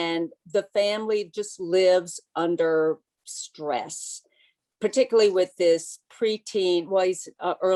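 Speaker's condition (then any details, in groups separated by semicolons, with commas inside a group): No condition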